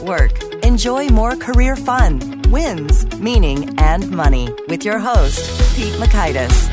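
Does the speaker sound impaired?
No.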